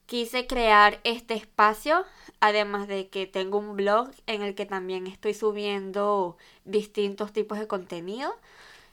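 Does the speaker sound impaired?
Yes: cleft lip and palate; congenital cleft lip and cleft palate.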